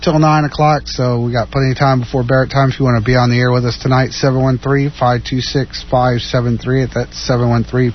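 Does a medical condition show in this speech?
No.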